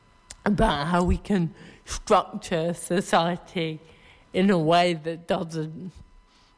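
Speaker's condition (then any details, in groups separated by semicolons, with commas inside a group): Cerebral palsy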